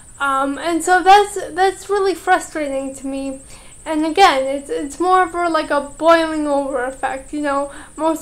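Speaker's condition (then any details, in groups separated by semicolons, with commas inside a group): Cerebral palsy; slow typing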